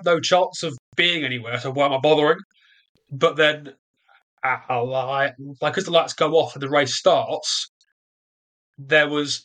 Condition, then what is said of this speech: Stuttering. Even speaking to you now, obviously I have a stutter, but I'm trying to ignore the fact that I'm making those